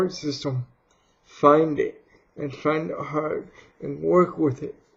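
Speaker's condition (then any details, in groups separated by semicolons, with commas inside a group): Cerebral palsy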